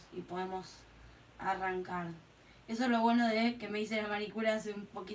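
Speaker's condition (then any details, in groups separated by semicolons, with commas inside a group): No condition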